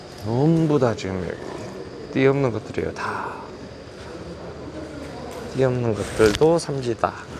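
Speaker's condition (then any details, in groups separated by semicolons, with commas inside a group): No condition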